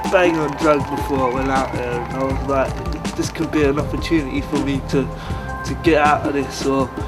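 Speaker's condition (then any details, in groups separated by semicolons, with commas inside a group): No condition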